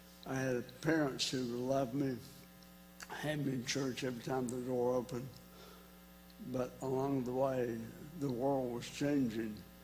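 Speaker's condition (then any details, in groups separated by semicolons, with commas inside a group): ALS; vocal cord difficulty for one to two years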